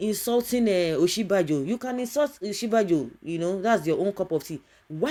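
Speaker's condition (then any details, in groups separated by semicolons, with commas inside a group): No condition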